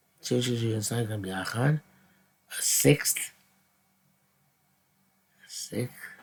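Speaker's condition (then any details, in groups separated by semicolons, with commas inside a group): No condition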